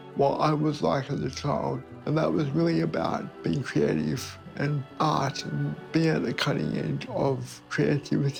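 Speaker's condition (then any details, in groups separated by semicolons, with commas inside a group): Cerebral palsy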